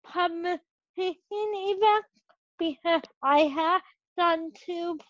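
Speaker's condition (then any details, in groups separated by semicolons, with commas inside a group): Cerebral palsy; present from birth; age 21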